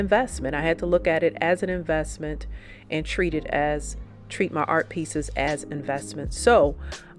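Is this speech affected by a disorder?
No.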